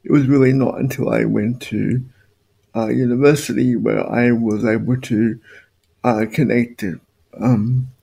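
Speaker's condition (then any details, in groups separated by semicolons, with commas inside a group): Spastic quadriplegic cerebral palsy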